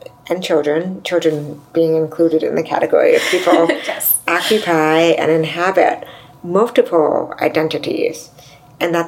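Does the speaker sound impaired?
Yes: deafness; severe to profound deafness from 3, hearing aids to 34, implant worse ear 34, other 41; bilateral cochlear implants, less lip reading and listening effort, deafer without implants, loud sound startling; grew up speaking, mainstream schooling, learned sign language in 20s, also signs.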